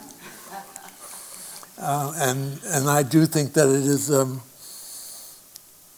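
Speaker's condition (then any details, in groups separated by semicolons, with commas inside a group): Parkinson's disease; reduced nimbleness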